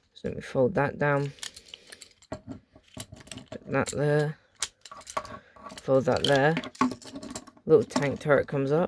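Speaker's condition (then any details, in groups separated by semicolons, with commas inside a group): No condition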